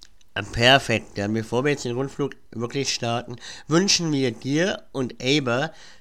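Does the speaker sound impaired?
Yes: cleft palate; cleft palate present since childhood, speech impediment; says cannot pronounce country name Guatemala because of cleft palate.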